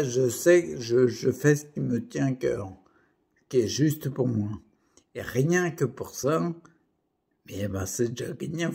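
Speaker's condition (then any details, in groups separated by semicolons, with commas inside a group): Primary progressive multiple sclerosis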